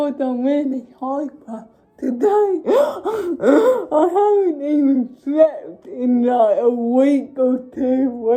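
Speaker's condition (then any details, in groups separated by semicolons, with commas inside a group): Cerebral palsy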